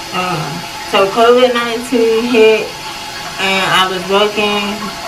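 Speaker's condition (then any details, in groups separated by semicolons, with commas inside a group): Cerebral palsy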